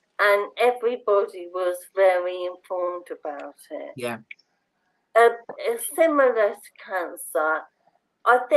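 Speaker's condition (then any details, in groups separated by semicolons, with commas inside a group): Motor neurone disease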